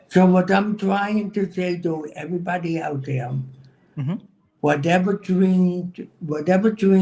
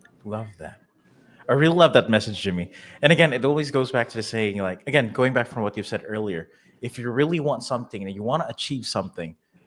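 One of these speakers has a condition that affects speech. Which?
The first: cerebral palsy.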